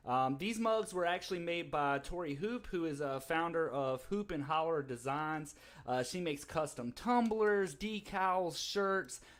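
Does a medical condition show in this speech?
No.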